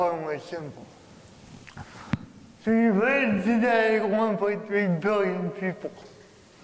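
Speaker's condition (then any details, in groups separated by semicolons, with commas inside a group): Cerebral palsy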